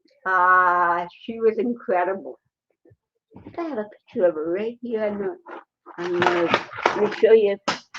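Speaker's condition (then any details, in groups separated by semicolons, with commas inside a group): Cerebral palsy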